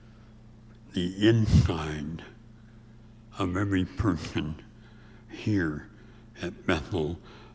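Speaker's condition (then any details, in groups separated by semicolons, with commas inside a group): Severe speech impediment; from early childhood, could not talk at all as young child, first operation in North Dakota hospital; white woman taught tongue movement, chewing food and speaking, impediment heard on radio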